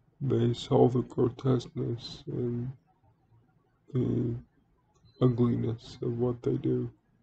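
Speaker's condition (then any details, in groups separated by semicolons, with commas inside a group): Cerebral palsy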